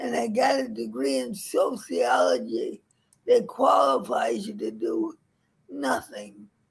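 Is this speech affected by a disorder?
Yes: cerebral palsy; described as drooly and funny, once judged too poor for teaching, mistaken for drunk.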